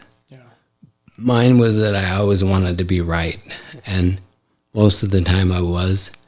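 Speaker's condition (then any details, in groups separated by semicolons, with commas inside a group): ALS; affects hand function; recently diagnosed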